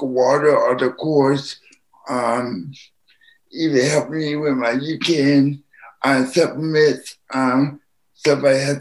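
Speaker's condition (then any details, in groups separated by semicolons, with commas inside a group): Spastic quadriplegic cerebral palsy; lifelong full-time wheelchair user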